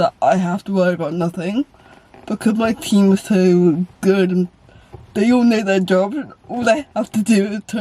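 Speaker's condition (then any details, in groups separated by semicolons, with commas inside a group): Cerebral palsy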